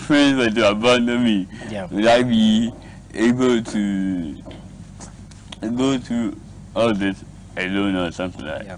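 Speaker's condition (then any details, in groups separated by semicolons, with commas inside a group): Cerebral palsy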